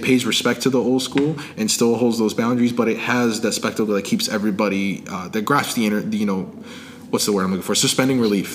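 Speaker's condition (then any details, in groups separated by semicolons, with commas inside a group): No condition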